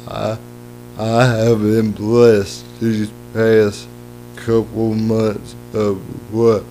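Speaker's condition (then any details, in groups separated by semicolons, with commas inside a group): Cerebral palsy; lifelong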